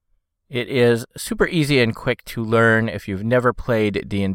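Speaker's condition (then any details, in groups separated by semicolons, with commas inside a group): No condition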